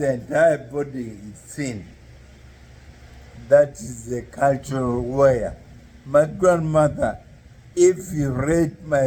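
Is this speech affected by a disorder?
Yes: neurological disease.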